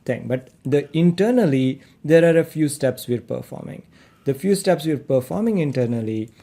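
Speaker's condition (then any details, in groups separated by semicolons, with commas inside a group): No condition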